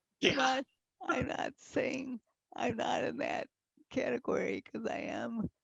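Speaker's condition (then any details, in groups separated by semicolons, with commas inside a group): Multiple sclerosis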